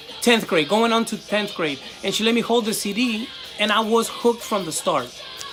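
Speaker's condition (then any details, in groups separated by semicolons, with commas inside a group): No condition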